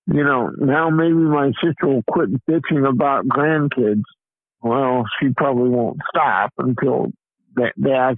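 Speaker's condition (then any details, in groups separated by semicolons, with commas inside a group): Cerebral palsy; low birth weight of 3 lb 11¾ oz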